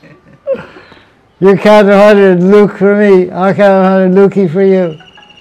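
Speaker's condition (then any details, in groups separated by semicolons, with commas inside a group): Deafness; unsure of microphone volume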